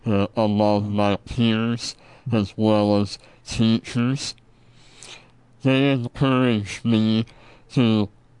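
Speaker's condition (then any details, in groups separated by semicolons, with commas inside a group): Treacher Collins syndrome; congenital genetic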